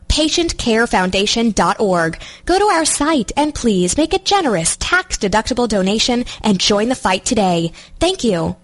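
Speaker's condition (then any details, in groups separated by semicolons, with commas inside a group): No condition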